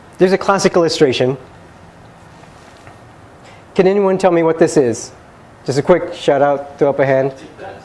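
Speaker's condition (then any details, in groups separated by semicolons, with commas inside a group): No condition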